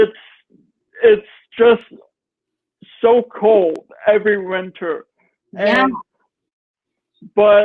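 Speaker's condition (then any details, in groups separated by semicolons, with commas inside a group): Cerebral palsy; nonverbal at age 3, speech therapy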